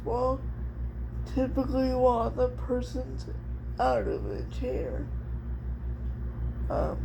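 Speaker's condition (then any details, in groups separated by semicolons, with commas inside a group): Cerebral palsy; speech somewhat affected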